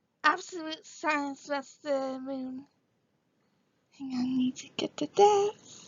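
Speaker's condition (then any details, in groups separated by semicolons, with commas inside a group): Cerebral palsy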